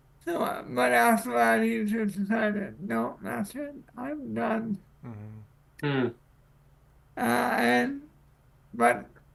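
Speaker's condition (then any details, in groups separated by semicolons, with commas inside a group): Cerebral palsy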